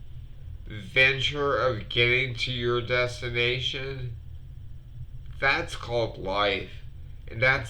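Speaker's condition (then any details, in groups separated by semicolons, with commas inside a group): Multiple sclerosis; sometimes hard to breathe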